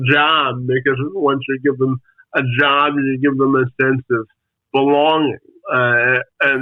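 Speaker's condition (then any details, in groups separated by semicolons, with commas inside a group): Spastic quadriplegic cerebral palsy; spastic quadriplegic cerebral palsy, from birth, multiple leg operations; age 32, medical options exhausted; speech affected, slow to understand, had speech therapy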